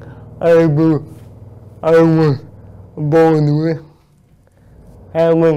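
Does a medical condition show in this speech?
Yes: cerebral palsy; difficulty speaking, sometimes not understood.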